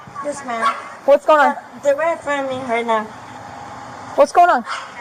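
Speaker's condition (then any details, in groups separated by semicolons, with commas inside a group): No condition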